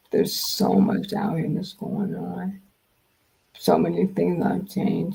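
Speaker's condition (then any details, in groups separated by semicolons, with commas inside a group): Multiple sclerosis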